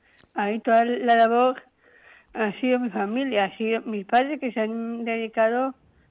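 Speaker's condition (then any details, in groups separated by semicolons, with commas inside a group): Down syndrome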